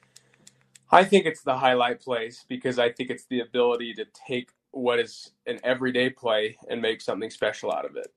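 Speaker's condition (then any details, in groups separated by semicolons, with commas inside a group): No condition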